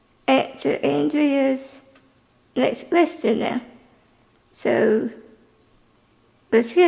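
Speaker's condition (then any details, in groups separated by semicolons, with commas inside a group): Spinal muscular atrophy type 2; type 2, uses wheelchair; breathing treatments, not on newer medication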